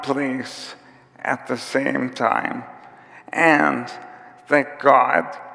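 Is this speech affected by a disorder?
Yes: ALS; onset with tiredness and clumsiness.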